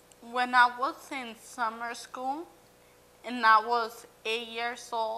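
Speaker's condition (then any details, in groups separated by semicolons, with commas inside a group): Cerebral palsy; acquired at age nine, radiation and chemotherapy; wheelchair user, recent hand muscle and nerve surgery, in therapy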